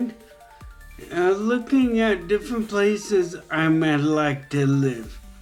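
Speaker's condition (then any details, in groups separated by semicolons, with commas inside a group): Traumatic brain injury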